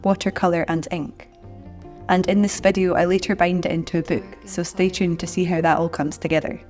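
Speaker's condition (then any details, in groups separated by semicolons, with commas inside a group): No condition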